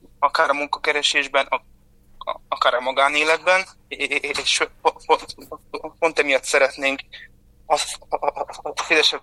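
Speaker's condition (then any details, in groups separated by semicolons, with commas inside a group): Stuttering; present since birth, will not go away; disfluencies audible during this interview; worse when nervous, very happy, with strangers, often more with close acquaintances; prolonged sounds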